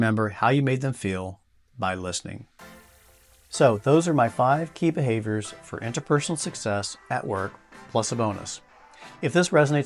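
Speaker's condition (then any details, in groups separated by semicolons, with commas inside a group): No condition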